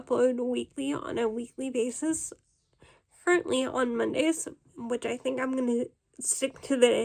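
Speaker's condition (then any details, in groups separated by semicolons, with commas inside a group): Cerebral palsy, spastic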